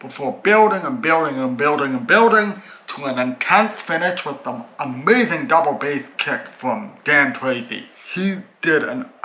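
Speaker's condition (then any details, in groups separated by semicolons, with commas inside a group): Cerebral palsy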